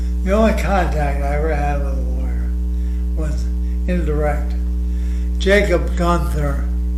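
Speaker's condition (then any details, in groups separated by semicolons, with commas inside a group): ALS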